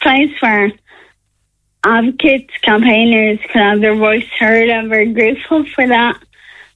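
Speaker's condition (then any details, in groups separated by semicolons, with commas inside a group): Friedreich's ataxia; rare progressive neuromuscular disease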